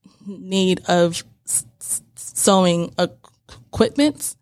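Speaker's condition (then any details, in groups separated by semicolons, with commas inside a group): Stuttering; blocks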